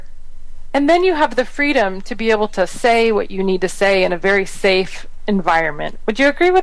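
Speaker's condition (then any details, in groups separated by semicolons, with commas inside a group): No condition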